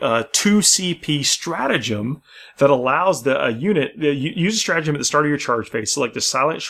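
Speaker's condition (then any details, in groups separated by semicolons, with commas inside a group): No condition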